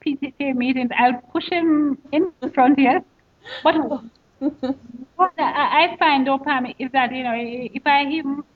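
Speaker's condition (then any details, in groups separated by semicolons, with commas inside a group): Stuttering; stutters on own first name, uses substitute name, stutters more when upset, feels panic when stuttering; repeated sounds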